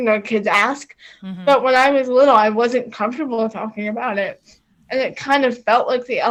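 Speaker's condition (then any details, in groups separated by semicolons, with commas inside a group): Cerebral palsy; quadriplegic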